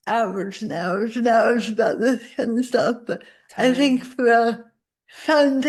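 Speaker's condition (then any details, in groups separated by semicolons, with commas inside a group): Cerebral palsy; spasticity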